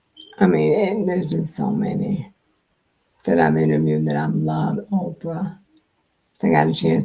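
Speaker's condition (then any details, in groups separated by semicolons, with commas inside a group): Multiple sclerosis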